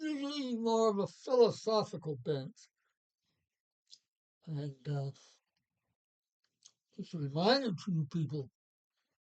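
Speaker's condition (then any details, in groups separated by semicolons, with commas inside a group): Parkinson's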